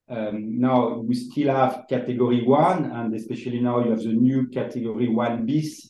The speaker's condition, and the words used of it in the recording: No condition.